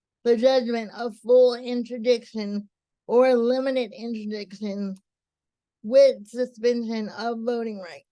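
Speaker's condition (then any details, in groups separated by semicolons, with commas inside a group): Cerebral palsy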